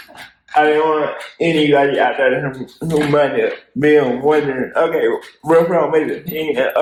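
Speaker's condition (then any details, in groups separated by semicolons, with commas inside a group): Cerebral palsy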